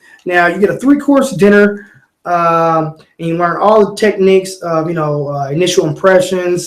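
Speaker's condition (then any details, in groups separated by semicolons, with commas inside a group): No condition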